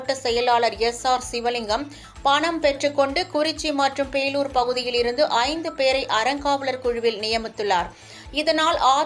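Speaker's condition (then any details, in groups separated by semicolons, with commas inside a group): No condition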